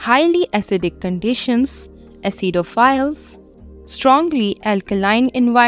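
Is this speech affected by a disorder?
No.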